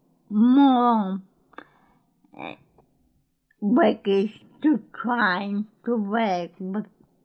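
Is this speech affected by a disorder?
Yes: cerebral palsy; born in Greece.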